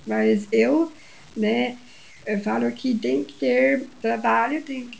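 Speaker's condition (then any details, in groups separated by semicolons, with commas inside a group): Down syndrome; later gave full talk at Smart Cities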